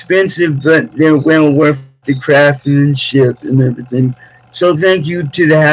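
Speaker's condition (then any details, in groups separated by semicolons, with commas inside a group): Cerebral palsy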